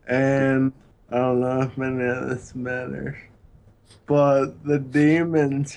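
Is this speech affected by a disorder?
Yes: Friedreich's ataxia; degenerative neurological disease, diagnosed around age 16, affects balance, coordination and heart, no cure or treatments.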